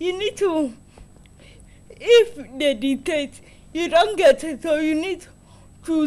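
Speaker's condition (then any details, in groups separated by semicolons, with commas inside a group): Cerebral palsy; involuntary body movements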